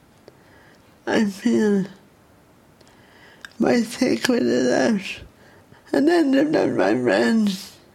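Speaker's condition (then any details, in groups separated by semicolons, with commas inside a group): Cerebral palsy; childhood speech therapy over 20 years ago, disliked, felt aimed at removing Pavee accent; no current speech therapy, not wanted; poor voice control, slow, hard to understand, big words take breath, thought drunk on phone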